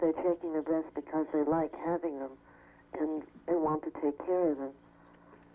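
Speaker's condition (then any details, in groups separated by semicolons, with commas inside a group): Laryngeal cancer; left throat cancer a year ago, now large right-side tumor, judged incurable at Children's Hospital, San Francisco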